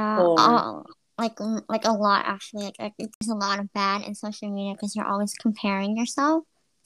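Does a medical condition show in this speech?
Yes: cleft lip and palate.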